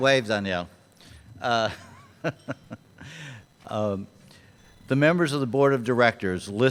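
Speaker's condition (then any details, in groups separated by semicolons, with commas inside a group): No condition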